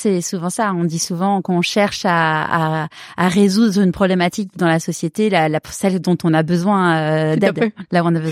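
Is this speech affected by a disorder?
No.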